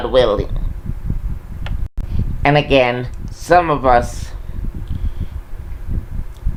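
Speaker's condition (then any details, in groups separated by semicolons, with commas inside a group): Cerebral palsy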